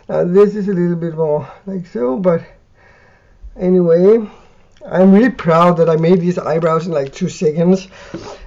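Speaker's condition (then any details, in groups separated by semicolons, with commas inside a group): No condition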